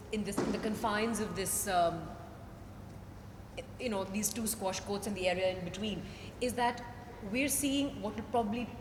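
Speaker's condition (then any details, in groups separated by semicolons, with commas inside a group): No condition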